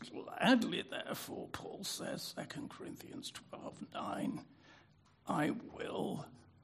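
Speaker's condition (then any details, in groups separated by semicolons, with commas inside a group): Spasmodic dysphonia; spastic dysphonia, spasmodic dystonia subtype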